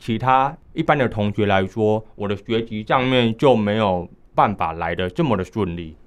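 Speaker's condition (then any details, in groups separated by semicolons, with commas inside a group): Hearing impairment, mild; unusual high-frequency hearing loss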